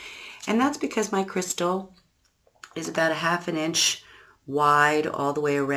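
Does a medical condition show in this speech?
No.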